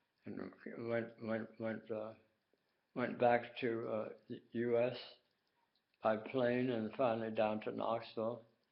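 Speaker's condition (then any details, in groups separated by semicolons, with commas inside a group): Tongue cancer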